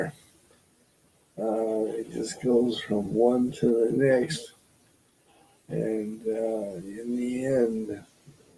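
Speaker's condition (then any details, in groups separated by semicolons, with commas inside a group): Parkinson's disease; loses train of thought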